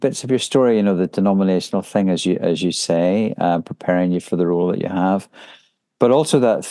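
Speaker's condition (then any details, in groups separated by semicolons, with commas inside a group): No condition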